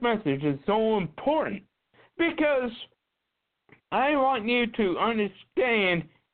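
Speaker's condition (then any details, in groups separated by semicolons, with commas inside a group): Cerebral palsy; speech may sound drunk to radio listeners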